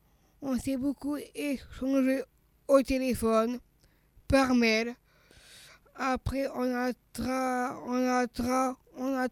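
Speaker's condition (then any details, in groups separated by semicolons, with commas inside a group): Down syndrome (trisomy 21); age 39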